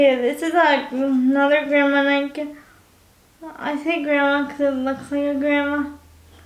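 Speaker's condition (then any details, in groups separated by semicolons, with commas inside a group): Cerebral palsy, spastic quadriplegic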